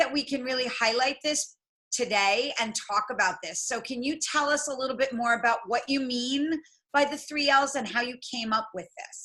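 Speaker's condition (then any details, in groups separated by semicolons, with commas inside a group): No condition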